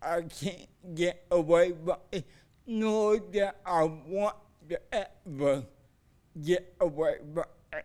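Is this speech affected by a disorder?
Yes: cerebral palsy.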